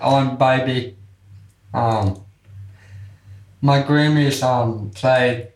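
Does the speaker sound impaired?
Yes: Down syndrome.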